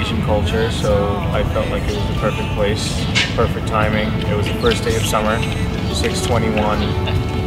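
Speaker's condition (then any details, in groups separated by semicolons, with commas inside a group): No condition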